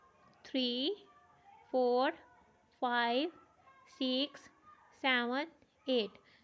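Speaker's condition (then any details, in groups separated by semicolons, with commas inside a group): No condition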